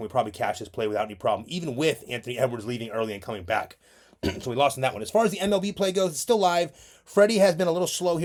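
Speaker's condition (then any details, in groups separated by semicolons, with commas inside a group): No condition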